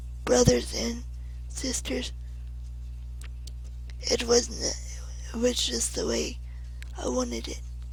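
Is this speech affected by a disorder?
Yes: cerebral palsy.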